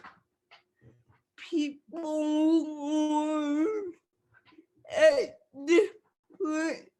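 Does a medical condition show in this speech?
Yes: cerebral palsy; speech affected.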